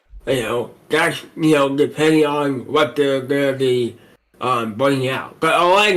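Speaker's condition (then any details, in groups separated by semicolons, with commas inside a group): Cerebral palsy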